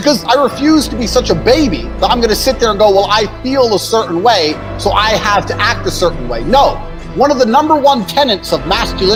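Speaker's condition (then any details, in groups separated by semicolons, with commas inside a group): No condition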